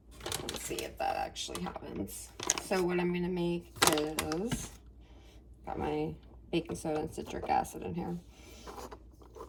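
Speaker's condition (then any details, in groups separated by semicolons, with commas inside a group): No condition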